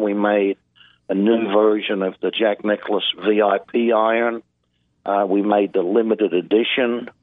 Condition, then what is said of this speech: None; typical speech.